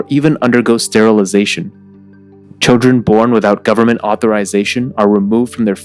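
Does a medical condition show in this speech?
No.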